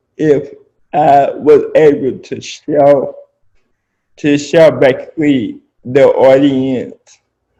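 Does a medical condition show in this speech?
Yes: spastic quadriplegic cerebral palsy.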